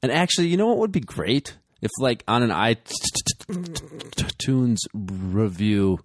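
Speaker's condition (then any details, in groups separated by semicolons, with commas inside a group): Stuttering, blocks; nothing coming out for long periods, comes and goes; long silent blocks, worse when trying hard not to stutter; repeated sounds, blocks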